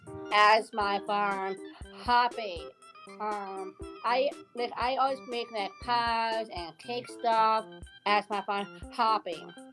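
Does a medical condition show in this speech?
Yes: Down syndrome; present from birth.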